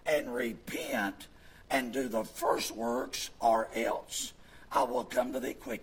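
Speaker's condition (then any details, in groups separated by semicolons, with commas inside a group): Vocal fold paralysis, bilateral; speaks with false vocal folds; voice worse than before, Kermit-the-Frog-like, irritating, pushes much air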